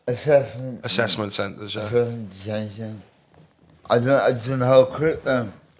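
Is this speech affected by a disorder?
Yes: medication-induced speech impediment.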